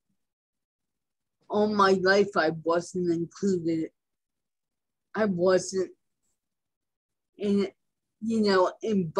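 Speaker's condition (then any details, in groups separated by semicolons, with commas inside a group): Cerebral palsy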